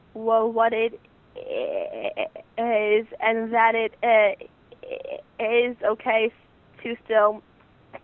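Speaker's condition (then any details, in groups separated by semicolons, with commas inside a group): Stuttering; stuttering since beginning to talk, speech therapy with own speech therapist; about 18, starting college, therapy every two weeks, summer three-session intensive, Friends National Association; needs extra time to speak, letters to teachers, friends avoid filling in words; repeated words, prolonged sounds, blocks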